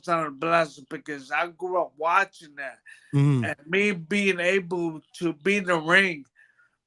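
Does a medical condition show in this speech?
Yes: brain bruising; speech bad.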